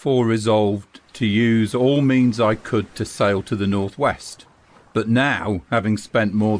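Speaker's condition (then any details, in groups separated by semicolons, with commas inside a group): No condition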